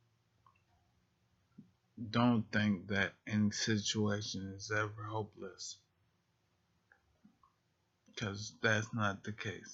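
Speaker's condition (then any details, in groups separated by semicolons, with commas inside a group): Multiple sclerosis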